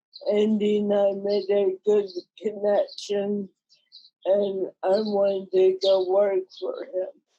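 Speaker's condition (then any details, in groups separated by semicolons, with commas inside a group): Cerebral palsy; mild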